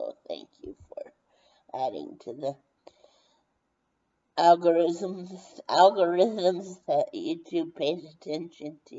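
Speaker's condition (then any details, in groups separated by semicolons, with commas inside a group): Brain injury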